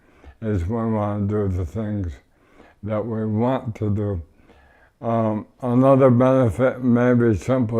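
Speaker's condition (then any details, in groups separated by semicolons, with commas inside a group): ALS; no tracheostomy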